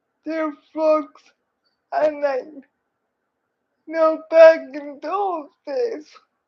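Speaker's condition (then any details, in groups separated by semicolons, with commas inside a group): Cerebral palsy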